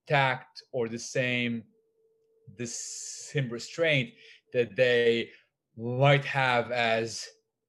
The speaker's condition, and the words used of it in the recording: Stuttering. Usually telling the listeners that I have a stutter and that their internet connection is fine.